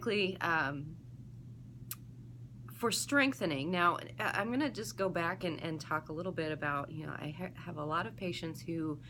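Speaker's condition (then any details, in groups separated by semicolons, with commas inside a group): No condition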